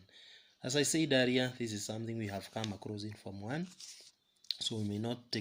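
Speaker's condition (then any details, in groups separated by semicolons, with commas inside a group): No condition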